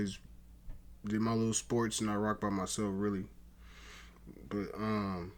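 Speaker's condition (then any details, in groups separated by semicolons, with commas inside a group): No condition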